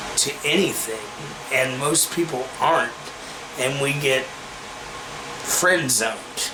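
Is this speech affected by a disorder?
Yes: cerebral palsy; takes medication.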